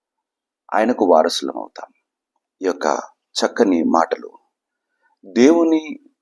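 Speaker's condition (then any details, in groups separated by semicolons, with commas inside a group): No condition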